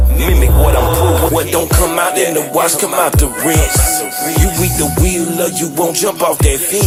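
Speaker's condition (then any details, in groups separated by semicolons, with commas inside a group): No condition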